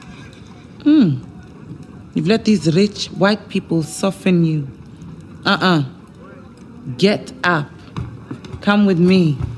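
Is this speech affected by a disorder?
No.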